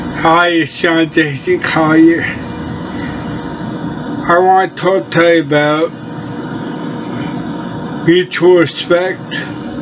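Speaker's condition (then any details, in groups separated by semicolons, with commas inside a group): Cerebellar ataxia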